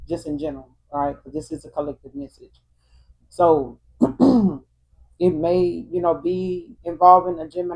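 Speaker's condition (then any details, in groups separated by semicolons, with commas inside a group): No condition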